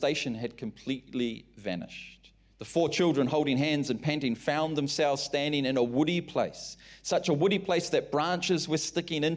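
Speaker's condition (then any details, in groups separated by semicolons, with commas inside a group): No condition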